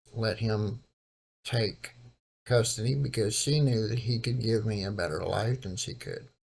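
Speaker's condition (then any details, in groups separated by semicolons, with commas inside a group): Cerebral palsy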